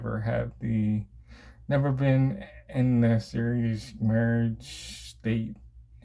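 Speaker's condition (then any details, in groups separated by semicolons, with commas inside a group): Cerebral palsy; from birth, affects motor skills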